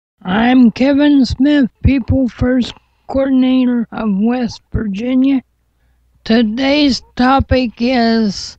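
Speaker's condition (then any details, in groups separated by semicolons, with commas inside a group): Cerebral palsy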